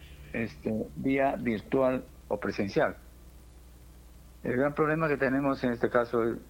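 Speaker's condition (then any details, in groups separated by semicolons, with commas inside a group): Parkinson's disease; 11 years since onset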